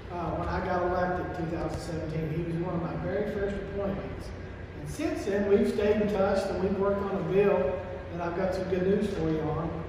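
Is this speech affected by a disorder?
No.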